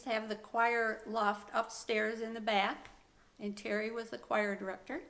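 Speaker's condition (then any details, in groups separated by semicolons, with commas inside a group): No condition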